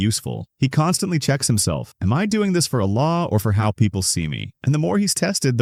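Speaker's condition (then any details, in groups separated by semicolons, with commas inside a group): No condition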